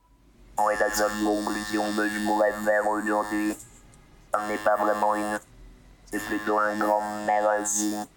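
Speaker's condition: Total pharyngolaryngectomy; phone understood only by family

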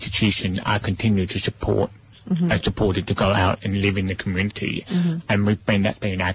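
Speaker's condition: Deafness; relies on lip reading host in studio

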